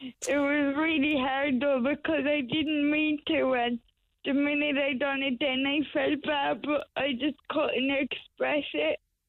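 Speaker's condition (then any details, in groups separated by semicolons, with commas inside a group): Cerebral palsy; wheelchair user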